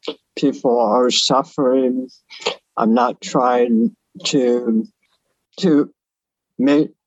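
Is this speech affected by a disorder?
Yes: oral cancer salvage surgery, partial tongue, mandible and soft palate resection; 12-hour salvage surgery, MD Anderson, removed left lower jawbone, esophageal nerves, soft palate hole; oral and tongue base carcinoma, six surgeries, four recurrences, 36 IMRT, no evidence of disease; severe dysphagia since salvage surgery, supraglottal swallow, Tongometer tongue training for safer swallow and articulation.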